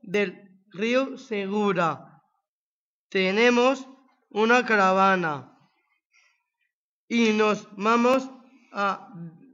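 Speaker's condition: Down syndrome; age 20

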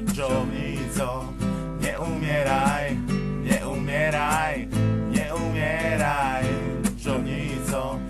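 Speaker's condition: No condition

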